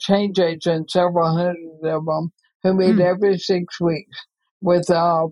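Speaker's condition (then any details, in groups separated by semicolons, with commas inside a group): ALS; gets out of breath easily, gasping while speaking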